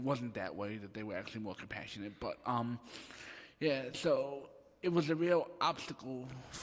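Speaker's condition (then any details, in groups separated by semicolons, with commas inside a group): Cerebral palsy; very mild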